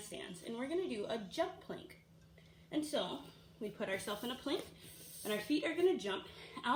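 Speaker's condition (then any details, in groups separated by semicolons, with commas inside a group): No condition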